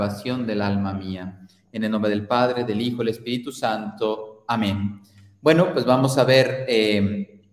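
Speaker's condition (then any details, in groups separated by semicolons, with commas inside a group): No condition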